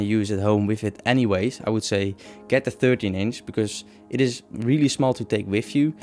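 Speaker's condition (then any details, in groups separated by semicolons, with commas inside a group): No condition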